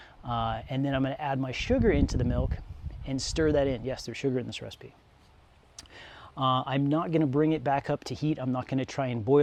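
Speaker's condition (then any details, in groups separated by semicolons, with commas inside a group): No condition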